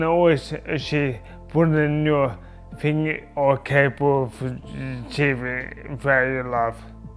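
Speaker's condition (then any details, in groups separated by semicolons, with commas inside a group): Motor neuron disease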